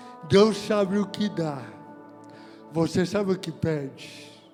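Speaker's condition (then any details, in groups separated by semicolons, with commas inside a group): Cerebral palsy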